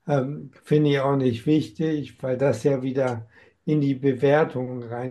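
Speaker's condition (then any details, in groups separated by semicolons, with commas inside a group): Amyotrophic lateral sclerosis; diagnosed at 47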